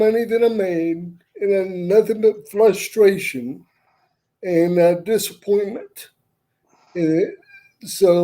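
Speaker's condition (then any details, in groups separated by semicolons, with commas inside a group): Cerebral palsy; uses wheelchair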